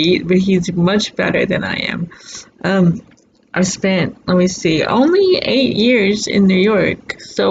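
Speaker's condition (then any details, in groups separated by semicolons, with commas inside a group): Cerebral palsy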